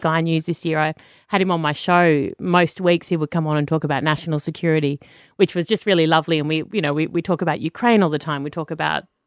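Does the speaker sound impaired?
No.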